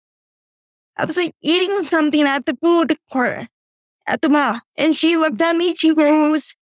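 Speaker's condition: Cerebral palsy; walks with walker

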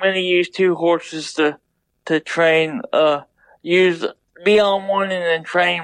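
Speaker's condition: Double hemiplegia cerebral palsy

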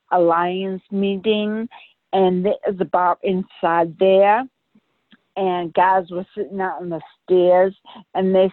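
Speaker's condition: Brain aneurysm rupture; sudden ruptured brain aneurysm, coma afterward, relearned walking and talking, balance issues, physical therapy; sounds different than before, speech leads people to think deaf

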